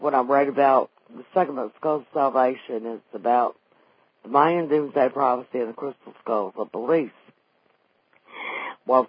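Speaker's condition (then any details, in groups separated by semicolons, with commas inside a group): Vocal cord paralysis after stroke; wheelchair user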